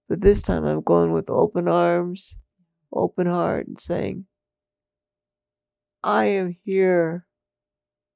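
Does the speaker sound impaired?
Yes: multiple system atrophy; diagnosed 2015 after six doctors, about four years, lungs and muscles atrophying; brain does not signal breathing, must consciously blink, still talking, expects to lose voice.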